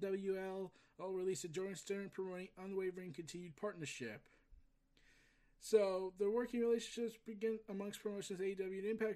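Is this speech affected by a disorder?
No.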